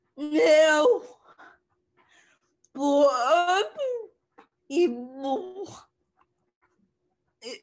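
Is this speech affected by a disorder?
Yes: cerebral palsy; people less willing to listen to own talking voice, uses songs to get point across.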